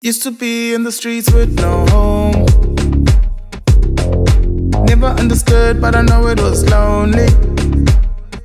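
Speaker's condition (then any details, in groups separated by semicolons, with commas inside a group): No condition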